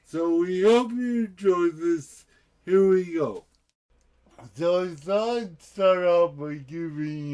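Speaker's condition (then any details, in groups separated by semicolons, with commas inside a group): Cerebral palsy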